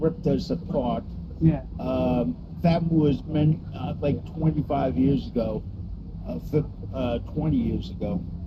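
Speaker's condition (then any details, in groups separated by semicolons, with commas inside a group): Cerebral palsy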